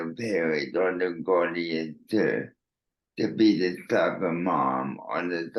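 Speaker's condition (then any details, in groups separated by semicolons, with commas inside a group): Cerebral palsy; therapy from early childhood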